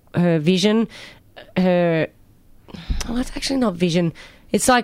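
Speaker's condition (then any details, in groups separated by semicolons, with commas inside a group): No condition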